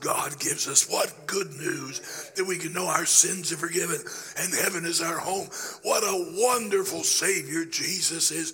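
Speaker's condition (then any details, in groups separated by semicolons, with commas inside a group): Laryngeal cancer after radiation, growth on voice box treated with radiation and chemotherapy; a little over a year since discovery, voice much better but not fully recovered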